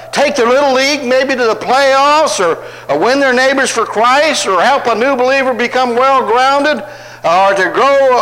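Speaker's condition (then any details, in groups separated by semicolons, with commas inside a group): No condition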